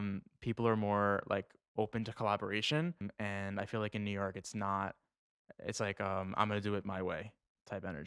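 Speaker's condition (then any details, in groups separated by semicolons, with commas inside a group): No condition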